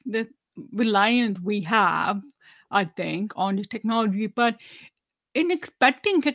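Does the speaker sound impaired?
Yes: deafness, 99% hearing loss, severe; hearing aids worn whole life, no cochlear implant despite candidacy.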